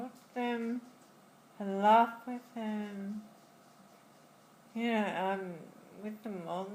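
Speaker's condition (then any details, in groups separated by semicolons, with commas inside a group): Friedreich's ataxia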